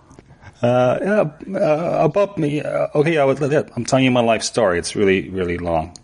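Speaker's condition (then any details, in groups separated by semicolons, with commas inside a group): Stutter and slurred speech; speech impediment since childhood; sometimes stutters, sometimes slurs words, butchers unfamiliar names, frequent filler 'so'; repeated sounds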